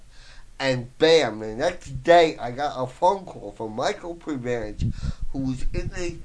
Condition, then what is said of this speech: Brain injury. That's because I have a bit of a speech impediment.